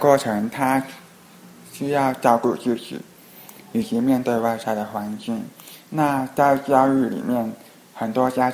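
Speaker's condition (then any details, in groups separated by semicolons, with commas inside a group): Hearing impairment; Skype video calls hard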